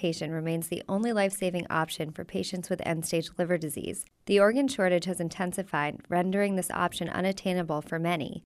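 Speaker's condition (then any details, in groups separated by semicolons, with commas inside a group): No condition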